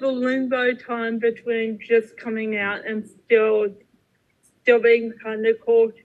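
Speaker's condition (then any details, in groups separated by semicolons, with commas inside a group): Cerebral palsy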